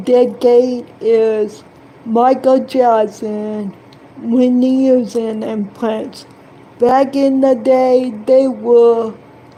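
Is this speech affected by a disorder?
Yes: cerebral palsy; affects hand.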